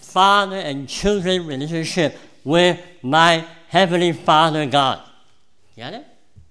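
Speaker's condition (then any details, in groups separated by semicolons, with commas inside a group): Cleft palate; congenital cleft palate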